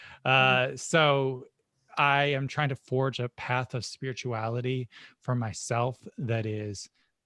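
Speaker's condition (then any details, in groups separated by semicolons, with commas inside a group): No condition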